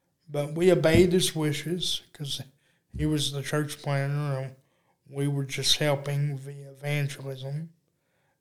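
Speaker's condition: Cerebral palsy; unable to walk

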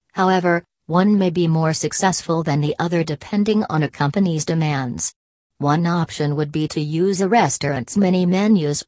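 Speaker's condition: No condition

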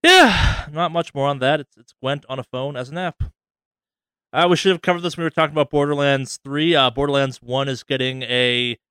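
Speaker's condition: No condition

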